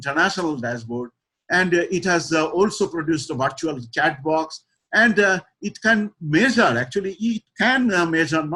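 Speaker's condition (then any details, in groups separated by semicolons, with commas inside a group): No condition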